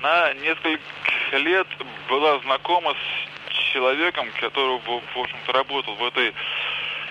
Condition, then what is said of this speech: Stuttering. Вот вы сейчас великолепно разговаривали со мной, или думаете, что вы на час это.